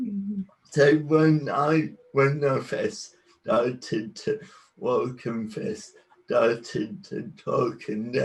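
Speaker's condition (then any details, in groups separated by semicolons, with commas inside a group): Cerebral palsy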